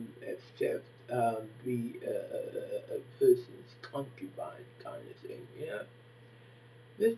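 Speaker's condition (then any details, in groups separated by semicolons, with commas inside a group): Facial palsy; can barely hear own speech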